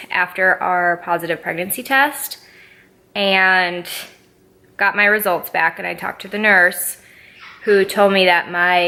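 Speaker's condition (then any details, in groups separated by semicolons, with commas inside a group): No condition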